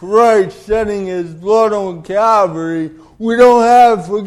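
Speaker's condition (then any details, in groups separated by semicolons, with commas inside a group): Cerebral palsy; oxygen loss at birth, cord around neck, delayed development, diagnosed at 18 months, Kennedy Krieger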